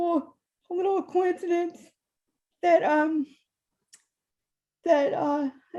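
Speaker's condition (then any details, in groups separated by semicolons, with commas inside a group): Cerebral palsy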